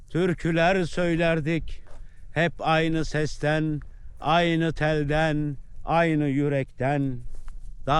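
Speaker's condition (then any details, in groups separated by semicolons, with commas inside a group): No condition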